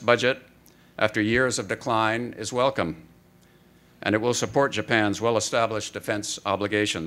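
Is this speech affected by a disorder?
No.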